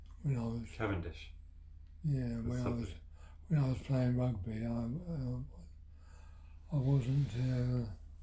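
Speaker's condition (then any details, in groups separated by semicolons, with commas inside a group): Parkinson's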